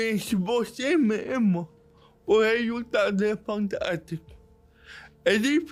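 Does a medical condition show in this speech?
Yes: cerebral palsy; diagnosed in childhood.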